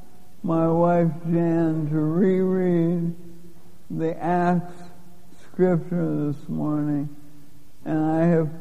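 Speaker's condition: Lou Gehrig's disease; given 3 to 5 years to live

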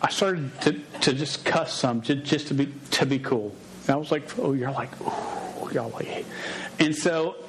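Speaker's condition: Stutter; probably present in childhood; sometimes unable to say own name in public; repeated sounds, repeated words

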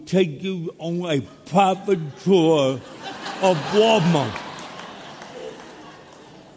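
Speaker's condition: Cerebral palsy; still has cerebral palsy

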